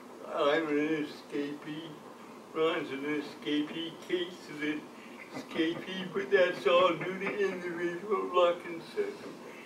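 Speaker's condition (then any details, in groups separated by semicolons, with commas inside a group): Cerebral palsy; from birth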